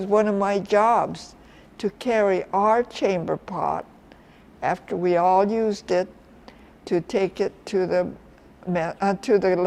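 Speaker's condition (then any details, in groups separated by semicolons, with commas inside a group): No condition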